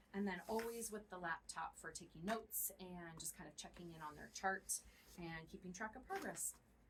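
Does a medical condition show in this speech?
No.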